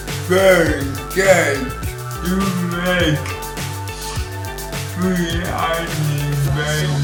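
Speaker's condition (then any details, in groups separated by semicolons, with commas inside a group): Cerebral palsy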